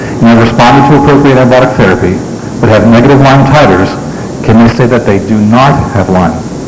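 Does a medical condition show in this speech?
No.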